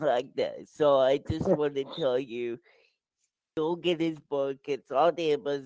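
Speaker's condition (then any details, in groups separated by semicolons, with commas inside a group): Cerebral palsy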